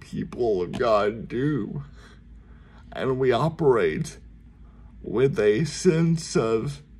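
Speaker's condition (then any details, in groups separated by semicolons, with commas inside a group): Cerebral palsy; speaks slower at times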